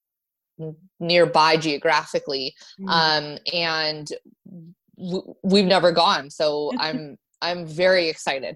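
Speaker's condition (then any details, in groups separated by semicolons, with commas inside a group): Stuttering; stuttering since childhood, runs in family, father and uncle mild stutter; adult, school speech therapy unhelpful, later fluency-specialist therapy focused on comfort with stuttering; vowels always difficult, stuttered on word Arizona in television introduction, no control over stuttering; repeated sounds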